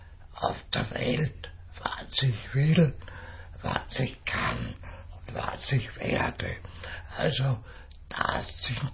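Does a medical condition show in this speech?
Yes: dystonia with speech disorder; can only speak slowly.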